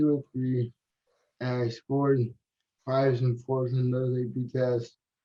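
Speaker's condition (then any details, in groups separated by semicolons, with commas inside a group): Cerebral palsy; from birth, affects muscle coordination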